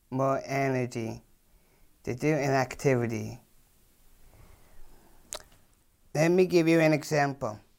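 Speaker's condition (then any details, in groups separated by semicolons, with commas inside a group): Down syndrome, trisomy 21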